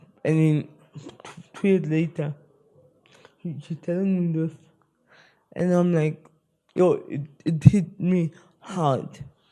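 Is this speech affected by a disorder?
Yes: spastic cerebral palsy.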